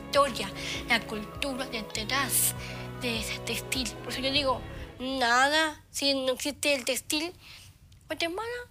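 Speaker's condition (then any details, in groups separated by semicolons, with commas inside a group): Down syndrome; short limbs, small feet, small hands, short arms, short neck and torso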